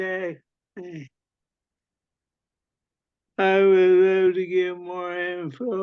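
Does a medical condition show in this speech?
Yes: Parkinson's disease; deep brain stimulation implant; about 19 years since diagnosis, DBS 5 years.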